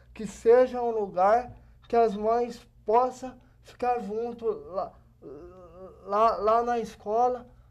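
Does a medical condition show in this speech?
Yes: cerebral palsy; age 27.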